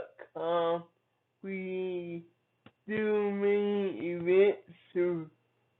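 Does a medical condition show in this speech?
Yes: cerebral palsy; from birth.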